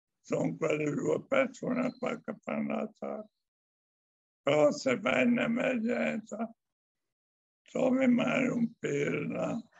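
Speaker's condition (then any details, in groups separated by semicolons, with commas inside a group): Amyotrophic lateral sclerosis; still speaks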